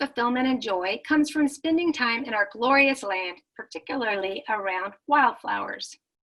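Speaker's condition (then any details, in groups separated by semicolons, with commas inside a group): No condition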